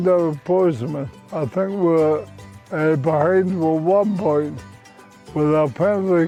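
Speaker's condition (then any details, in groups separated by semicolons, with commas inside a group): Motor neuron disease; terminal, muscle wasting throughout whole body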